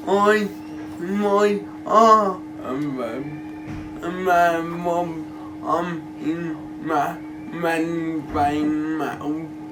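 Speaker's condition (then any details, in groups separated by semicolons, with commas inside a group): Cerebral palsy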